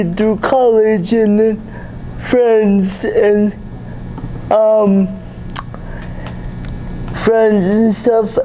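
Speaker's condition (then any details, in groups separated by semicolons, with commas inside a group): Cerebral palsy; able to speak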